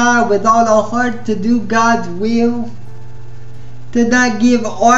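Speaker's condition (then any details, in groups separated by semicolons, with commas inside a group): Spastic cerebral palsy; spastic form, quadriplegic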